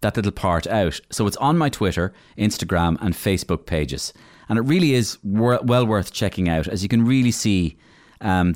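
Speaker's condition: No condition

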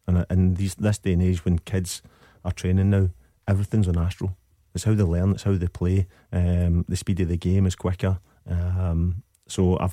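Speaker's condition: No condition

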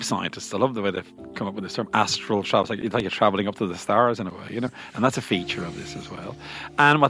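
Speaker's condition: No condition

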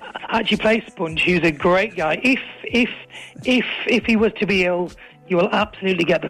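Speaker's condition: Stammer; present since at least age 16, stammered at Pop Idol audition; still struggles with speech, daily battle; fluent on stage with rehearsed script, adopts character persona, different breathing and accent; repeated words

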